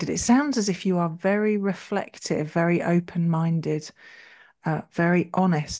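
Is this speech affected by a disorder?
No.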